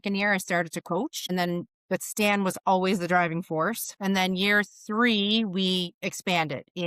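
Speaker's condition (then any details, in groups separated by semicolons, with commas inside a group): No condition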